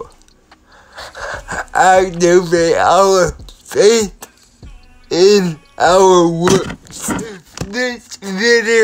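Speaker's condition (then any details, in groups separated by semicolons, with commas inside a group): Cerebral palsy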